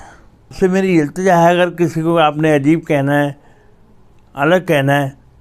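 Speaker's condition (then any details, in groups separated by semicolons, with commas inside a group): Cerebral palsy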